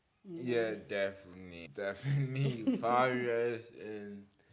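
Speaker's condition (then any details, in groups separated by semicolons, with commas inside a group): Cerebral palsy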